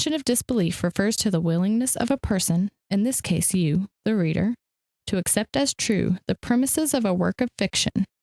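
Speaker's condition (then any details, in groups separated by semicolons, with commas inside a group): No condition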